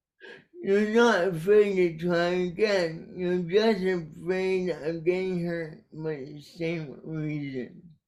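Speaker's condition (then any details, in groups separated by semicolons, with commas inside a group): Cerebral palsy; caused by brainstem aneurysm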